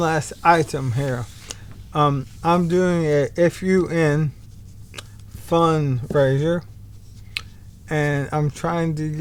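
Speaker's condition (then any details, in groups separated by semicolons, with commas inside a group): ALS; bulbar-upper onset, tongue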